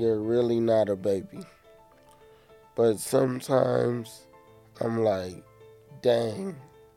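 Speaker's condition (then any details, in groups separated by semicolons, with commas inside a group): Cerebral palsy; physical and occupational therapy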